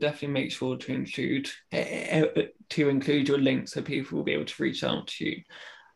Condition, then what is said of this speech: Stuttering. Also, when there's a change of routine, my stammer gets quite bad.